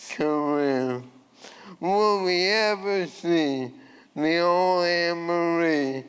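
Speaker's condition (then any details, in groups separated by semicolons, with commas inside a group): ALS; voice changed from earlier resonant voice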